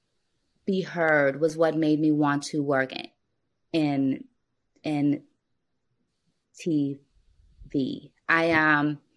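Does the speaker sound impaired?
Yes: stuttering; stuttering since childhood, very severe when younger; still stutters during recording; stutter audible, as warned at the start; used social media to avoid always talking; here repeated words, prolonged sounds, blocks.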